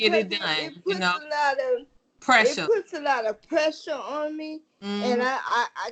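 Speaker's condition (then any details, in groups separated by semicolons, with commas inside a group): Cerebral palsy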